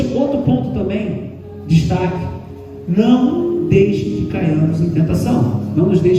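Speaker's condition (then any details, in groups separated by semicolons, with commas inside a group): No condition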